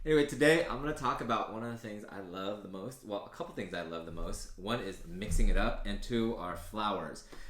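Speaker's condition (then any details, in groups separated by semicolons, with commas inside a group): No condition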